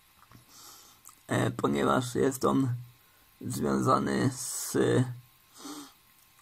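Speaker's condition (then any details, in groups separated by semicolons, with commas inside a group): Cerebral palsy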